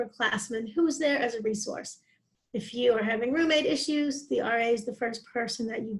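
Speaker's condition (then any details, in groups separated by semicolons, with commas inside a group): No condition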